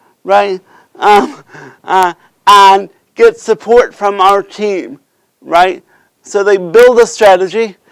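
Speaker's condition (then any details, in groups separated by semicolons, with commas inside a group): Cerebral palsy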